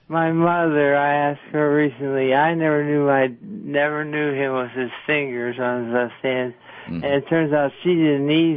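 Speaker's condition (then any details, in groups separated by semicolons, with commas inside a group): Parkinson's; voice audibly affected, speaks with extra effort to be heard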